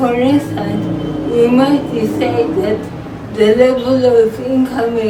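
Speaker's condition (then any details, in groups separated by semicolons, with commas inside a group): Cerebral palsy; from birth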